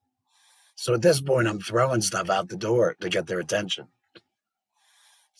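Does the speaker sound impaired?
Yes: laryngectomy; larynx removed 2019, stoma, Shiley trach tube after surgery, secondary voice prosthesis 7 months later at another hospital; speaks with voice prosthesis, no natural voice; electrolarynx hard to use and not understood by others, including on phone.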